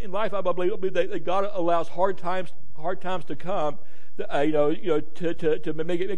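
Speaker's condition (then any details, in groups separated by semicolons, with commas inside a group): Stuttering; worse when tired, later in the day; repeated sounds, repeated words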